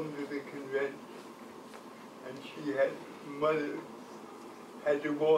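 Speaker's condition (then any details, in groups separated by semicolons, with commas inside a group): Cerebral palsy; from birth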